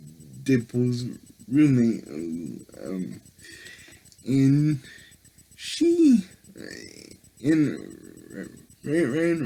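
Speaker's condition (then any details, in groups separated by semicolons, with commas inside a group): Cerebral palsy; able to speak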